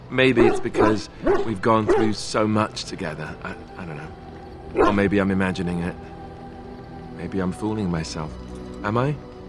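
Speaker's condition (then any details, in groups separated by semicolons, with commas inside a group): No condition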